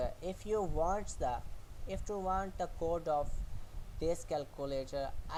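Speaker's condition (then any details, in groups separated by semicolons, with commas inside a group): No condition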